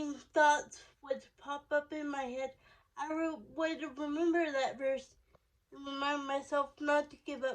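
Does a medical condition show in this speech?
Yes: cerebral palsy.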